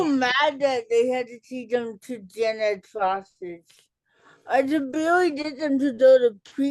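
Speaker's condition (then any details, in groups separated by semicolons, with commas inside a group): Cerebral palsy; childhood speech delay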